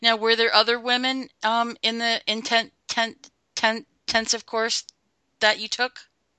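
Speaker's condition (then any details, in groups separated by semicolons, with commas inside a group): Stuttering; childhood-onset stuttering, no childhood therapy, covert over 30 years, unconscious word switching, open since 2007 albany nsa chapter; formerly avoided speaking situations, speechless at first self-help group meeting, said name and stutter by fourth or fifth; repeated sounds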